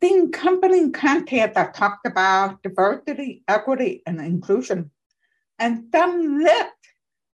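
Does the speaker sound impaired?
Yes: profoundly deaf; born profoundly deaf, learned speech and lip-reading growing up, no sign language, cochlear implant (bionic ear); listens by lip-reading plus cochlear implant, cannot understand speech with eyes closed, noise blocks implant use; speaks with own voice.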